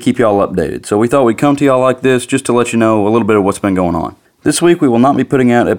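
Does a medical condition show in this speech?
No.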